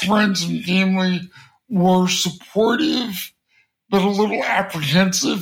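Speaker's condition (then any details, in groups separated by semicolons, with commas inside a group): Cerebral palsy; congenital, since birth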